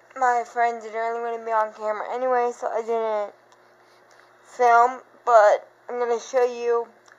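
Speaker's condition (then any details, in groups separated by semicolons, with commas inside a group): Cerebral palsy, dystonic hemiplegia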